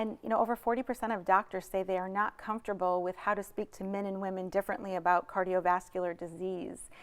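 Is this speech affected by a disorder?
No.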